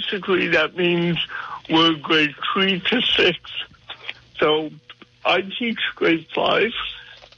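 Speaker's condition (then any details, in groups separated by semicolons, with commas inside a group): Cerebral palsy, mild; from birth, birth trauma with lack of oxygen to brain, very minor, affects fine coordination, fine balance, walking; mildly affected, noticeable to listeners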